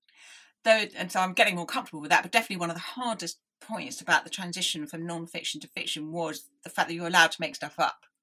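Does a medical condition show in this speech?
Yes: deafness; deaf from early age, analog hearing aids in childhood, hopeless and unwieldy, listening took effort.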